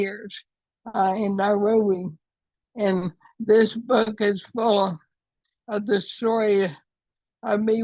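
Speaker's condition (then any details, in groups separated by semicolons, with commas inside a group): ALS; affects hands and voice; trouble speaking, voice affected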